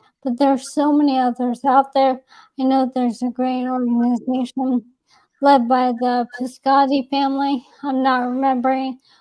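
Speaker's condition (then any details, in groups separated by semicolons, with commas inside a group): ALS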